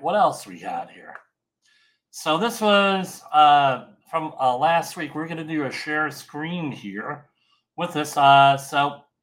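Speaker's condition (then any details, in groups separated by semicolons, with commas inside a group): Bilateral cleft lip and palate; from birth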